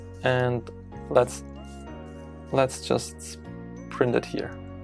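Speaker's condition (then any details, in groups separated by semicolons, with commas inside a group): No condition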